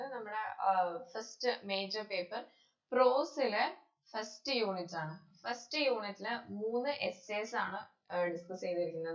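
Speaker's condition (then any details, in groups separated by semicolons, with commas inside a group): No condition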